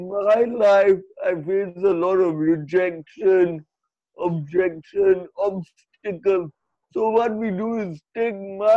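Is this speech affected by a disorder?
Yes: cerebral palsy.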